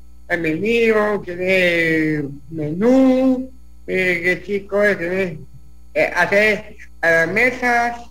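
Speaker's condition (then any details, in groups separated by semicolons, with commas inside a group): Down syndrome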